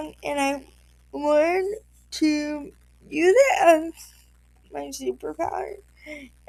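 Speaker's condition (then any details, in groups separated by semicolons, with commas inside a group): Cerebral palsy, spastic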